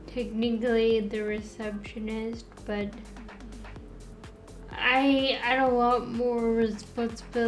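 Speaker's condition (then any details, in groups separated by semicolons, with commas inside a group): Friedreich's ataxia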